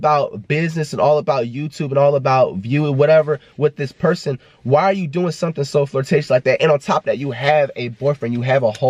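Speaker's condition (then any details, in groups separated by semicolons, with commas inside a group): No condition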